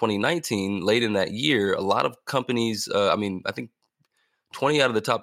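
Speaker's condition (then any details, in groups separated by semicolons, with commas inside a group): No condition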